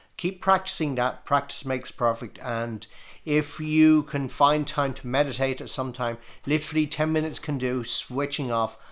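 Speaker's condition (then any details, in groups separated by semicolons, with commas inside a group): No condition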